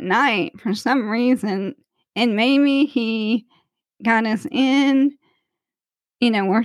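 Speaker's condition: ALS; 16 years since diagnosis

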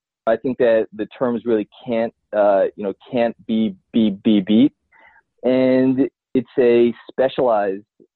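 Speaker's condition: Stutter; years ago caused strong fear of answering the phone; ongoing stutter evident in speech; frequent word and phrase repetitions, part-word repetitions, many fillers like um and uh; repeated sounds, repeated words

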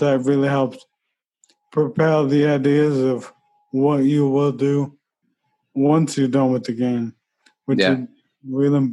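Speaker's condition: ALS; pushed in running events by Bobby, training 3-4 times weekly toward marathon in running chair

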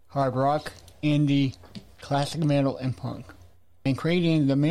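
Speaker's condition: Cerebral palsy; back pain

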